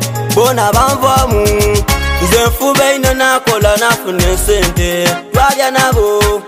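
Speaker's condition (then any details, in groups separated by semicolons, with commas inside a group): No condition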